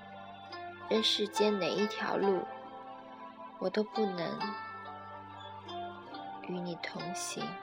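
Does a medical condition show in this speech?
No.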